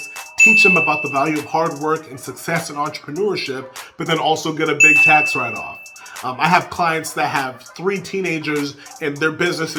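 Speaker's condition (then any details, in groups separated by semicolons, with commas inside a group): No condition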